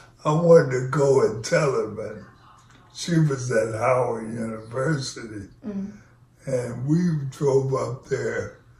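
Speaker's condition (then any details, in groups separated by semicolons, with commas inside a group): ALS; onset left foot drop, then left leg weakness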